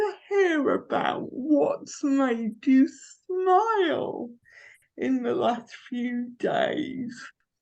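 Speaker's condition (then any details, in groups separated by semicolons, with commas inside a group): Cerebral palsy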